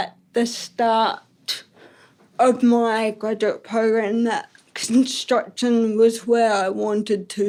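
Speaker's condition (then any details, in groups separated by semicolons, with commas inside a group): Ataxic cerebral palsy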